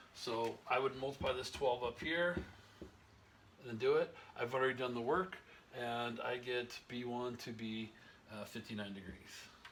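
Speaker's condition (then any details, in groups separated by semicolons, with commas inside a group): No condition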